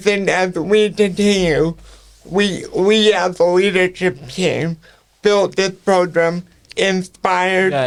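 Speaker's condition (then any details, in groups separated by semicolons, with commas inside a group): Cerebral palsy; all four limbs affected; speech affected to an extent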